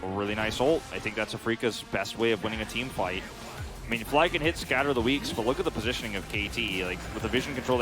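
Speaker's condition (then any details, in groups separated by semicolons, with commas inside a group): No condition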